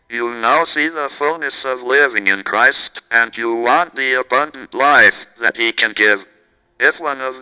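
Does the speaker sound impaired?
Yes: cerebral palsy, through a speech-generating device; had caregiver who helped with walking attempts.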